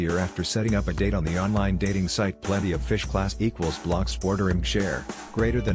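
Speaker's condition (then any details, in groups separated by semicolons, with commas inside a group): No condition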